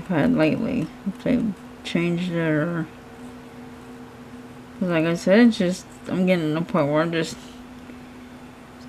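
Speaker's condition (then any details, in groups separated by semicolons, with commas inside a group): Cerebral palsy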